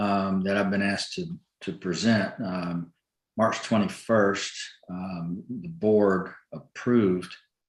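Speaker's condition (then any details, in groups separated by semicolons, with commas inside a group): No condition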